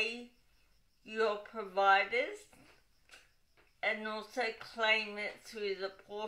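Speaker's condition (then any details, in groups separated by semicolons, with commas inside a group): Cerebral palsy, dystonic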